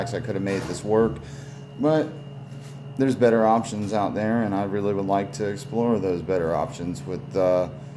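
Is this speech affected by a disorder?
No.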